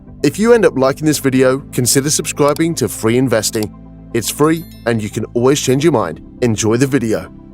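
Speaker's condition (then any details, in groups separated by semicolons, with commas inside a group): No condition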